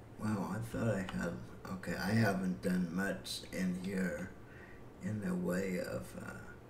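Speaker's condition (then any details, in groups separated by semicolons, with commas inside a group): Cerebral palsy; breathing fine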